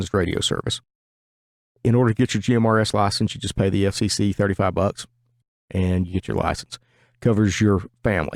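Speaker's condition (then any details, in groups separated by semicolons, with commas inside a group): No condition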